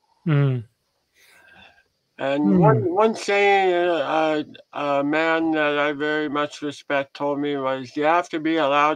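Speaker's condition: Head and neck cancer surgery; crooked head since

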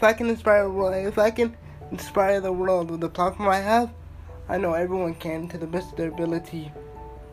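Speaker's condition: Cerebral palsy; physical disability, uses wheelchair, unable to walk

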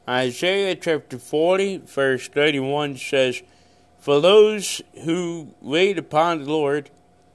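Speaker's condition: Cerebral palsy; wears glasses

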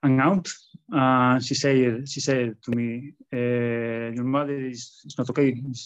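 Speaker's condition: Stuttering; stutter in public speaking, attributed to lifelong shyness and introversion; stutters a lot when talking in public; repeated sounds, prolonged sounds

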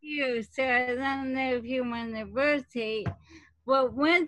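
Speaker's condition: ALS; speech sounds funny, attributed to ALS

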